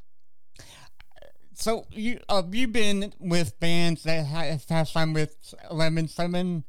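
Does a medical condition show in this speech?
Yes: cerebral palsy; walks with walker.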